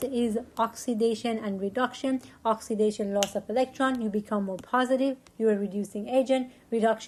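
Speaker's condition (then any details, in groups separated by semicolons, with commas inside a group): No condition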